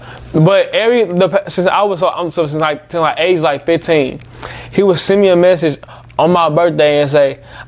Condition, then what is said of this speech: Stuttering. Like bitch, that's like we get shit like hoes call my stutter cute.